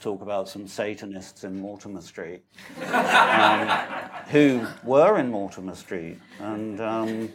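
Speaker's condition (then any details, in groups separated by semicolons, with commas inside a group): No condition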